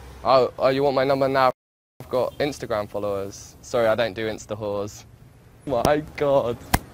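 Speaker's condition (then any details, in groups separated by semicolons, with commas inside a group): No condition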